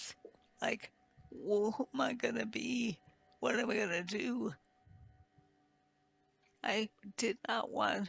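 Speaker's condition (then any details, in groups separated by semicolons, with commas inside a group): Multiple sclerosis; quadriplegic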